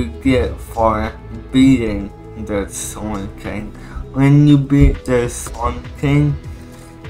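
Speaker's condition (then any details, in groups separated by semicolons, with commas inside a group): Cerebral palsy; abnormal muscle tone, right side, schizencephaly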